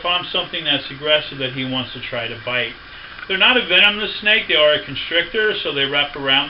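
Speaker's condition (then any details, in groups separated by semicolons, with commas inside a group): No condition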